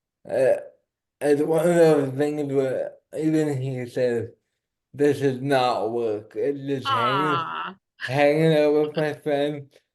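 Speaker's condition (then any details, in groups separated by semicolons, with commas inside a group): Cerebral palsy; diagnosed at about two months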